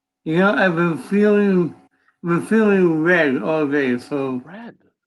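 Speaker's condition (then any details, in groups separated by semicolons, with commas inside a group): Cerebral palsy; speech impediment since childhood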